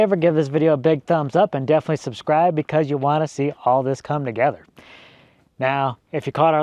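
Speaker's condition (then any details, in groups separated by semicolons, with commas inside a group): No condition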